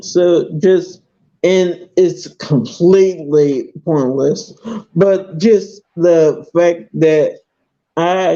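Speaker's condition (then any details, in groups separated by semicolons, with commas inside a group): Multiple sclerosis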